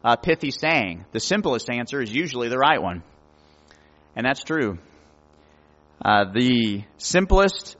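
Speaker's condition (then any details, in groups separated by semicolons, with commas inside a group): No condition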